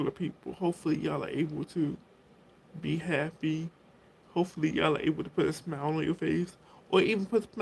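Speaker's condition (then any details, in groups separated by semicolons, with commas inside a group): Cerebral palsy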